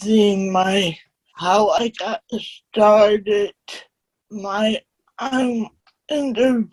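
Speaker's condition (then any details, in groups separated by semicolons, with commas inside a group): Cerebral palsy; slight speech impediment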